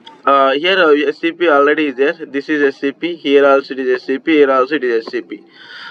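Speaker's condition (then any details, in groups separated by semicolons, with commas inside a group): No condition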